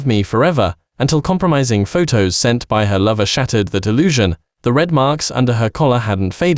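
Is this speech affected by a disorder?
No.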